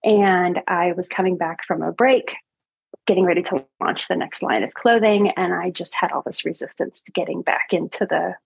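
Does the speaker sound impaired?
No.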